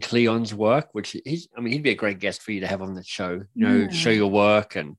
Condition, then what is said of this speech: Cleft palate. You know, I've got a speech impediment.